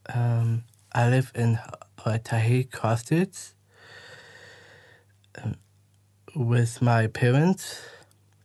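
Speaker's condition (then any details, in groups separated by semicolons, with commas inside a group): Down syndrome; 20-year-old man; speech not always clear, word-finding difficulty, helped when listeners wait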